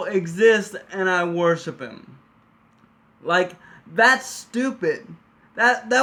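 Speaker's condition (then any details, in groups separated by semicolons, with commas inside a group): Cerebral palsy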